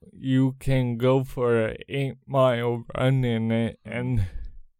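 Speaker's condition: Cerebral palsy; congenital, did not walk until age three, runs competitively, first Nike professional runner with cerebral palsy; wears Nike Pegasus Fly Ease shoes

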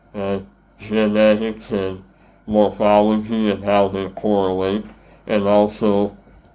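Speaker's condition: Treacher Collins syndrome; tracheostomy

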